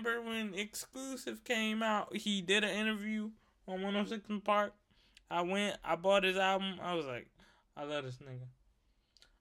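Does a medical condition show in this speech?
Yes: cerebral palsy; wheelchair user.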